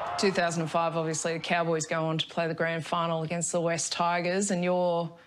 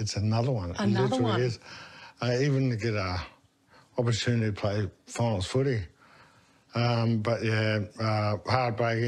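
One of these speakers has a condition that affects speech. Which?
The second: motor neurone disease; affects half of body, spreading to legs; over four years since diagnosis, weakening, occasional falls; speech now affected, swallowing and talking still possible.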